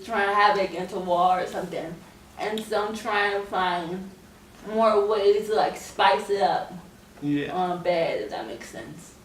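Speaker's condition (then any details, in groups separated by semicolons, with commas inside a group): Cerebral palsy; scoliosis, spine and leg surgery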